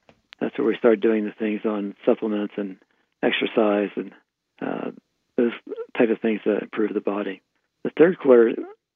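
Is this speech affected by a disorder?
Yes: Parkinson's disease; right hand tremor at onset, slack face, practices smiling, suspected cause fertilizer fumes, Magic Marker xylene.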